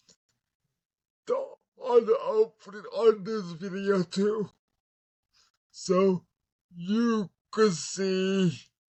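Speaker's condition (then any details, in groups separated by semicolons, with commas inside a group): Cerebral palsy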